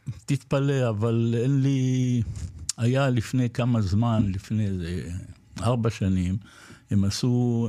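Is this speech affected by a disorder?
Yes: Parkinson's disease; recently diagnosed, makes body and daily life difficult, had to sell motorcycle.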